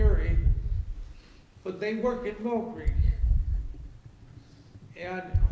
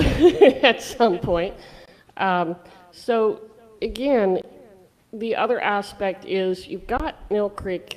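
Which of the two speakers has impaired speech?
The first: cerebral palsy; lifelong; age 58.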